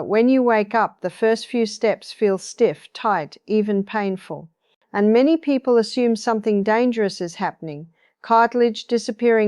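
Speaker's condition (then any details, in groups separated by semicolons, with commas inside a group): No condition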